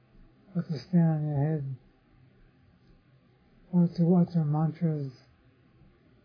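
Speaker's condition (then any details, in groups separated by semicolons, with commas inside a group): Parkinson's disease; others offer remedies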